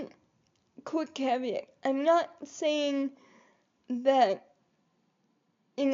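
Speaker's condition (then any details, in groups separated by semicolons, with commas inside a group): Cerebral palsy; able to articulate and speak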